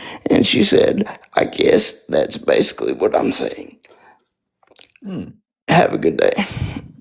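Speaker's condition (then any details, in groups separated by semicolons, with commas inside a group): Spastic quadriplegic cerebral palsy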